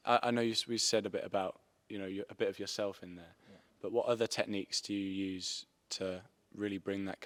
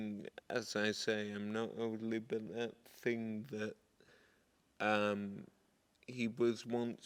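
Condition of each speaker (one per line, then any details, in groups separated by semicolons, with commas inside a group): No condition
Multiple sclerosis; progressive form; developing over recent years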